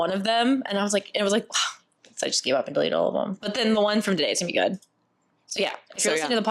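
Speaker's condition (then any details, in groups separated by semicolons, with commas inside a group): No condition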